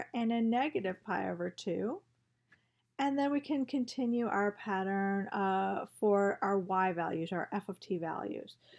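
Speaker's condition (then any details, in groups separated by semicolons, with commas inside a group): No condition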